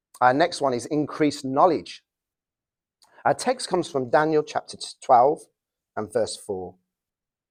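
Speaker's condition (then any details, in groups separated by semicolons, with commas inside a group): No condition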